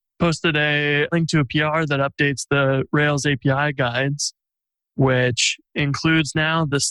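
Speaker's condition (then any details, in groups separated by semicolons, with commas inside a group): No condition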